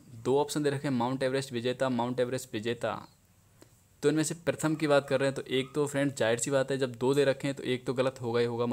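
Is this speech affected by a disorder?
No.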